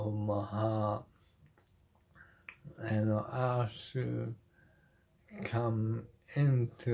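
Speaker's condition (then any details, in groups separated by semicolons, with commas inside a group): Motor neuron disease; terminal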